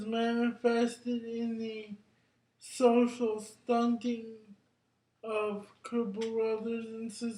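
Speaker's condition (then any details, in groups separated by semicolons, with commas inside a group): Cerebral palsy; brain injury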